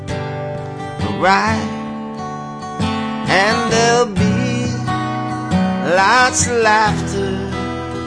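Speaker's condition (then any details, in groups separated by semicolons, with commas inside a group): No condition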